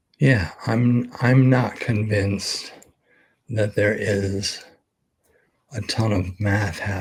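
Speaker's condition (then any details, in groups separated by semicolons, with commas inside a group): ALS; expects to lose voice very soon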